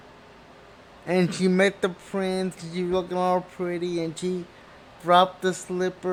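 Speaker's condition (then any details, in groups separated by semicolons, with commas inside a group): Cerebral palsy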